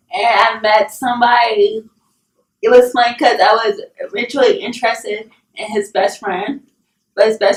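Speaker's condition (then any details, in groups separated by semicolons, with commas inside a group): Cerebral palsy; scoliosis, spine and leg surgery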